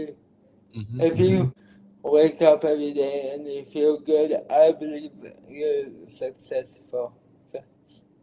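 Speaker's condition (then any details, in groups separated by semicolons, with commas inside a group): Cerebral palsy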